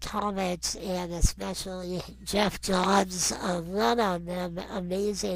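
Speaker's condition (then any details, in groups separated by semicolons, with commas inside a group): Non-progressive muscular dystrophy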